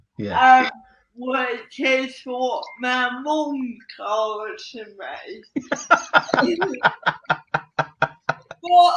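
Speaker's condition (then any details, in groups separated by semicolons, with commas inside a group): Cerebral palsy; slow speech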